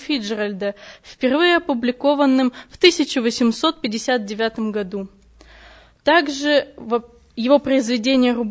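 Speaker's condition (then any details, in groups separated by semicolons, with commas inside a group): No condition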